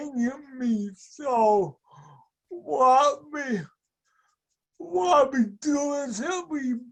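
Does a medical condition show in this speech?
Yes: speech and mobility impairment.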